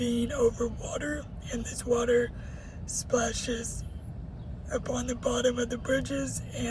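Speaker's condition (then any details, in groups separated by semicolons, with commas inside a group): Cerebral palsy; uses a wheelchair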